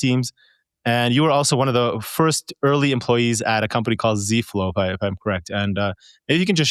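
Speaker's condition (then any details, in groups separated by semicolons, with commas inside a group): No condition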